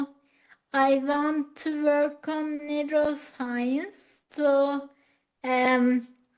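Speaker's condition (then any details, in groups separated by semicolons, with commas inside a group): Acquired ataxia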